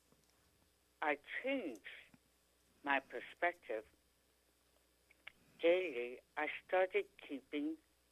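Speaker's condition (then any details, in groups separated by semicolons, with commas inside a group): Tongue cancer; now speaks pretty clearly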